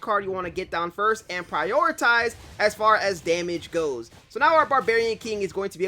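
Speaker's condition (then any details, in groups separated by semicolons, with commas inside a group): No condition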